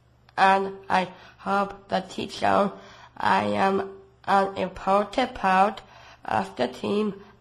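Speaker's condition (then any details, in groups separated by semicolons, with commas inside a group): Down syndrome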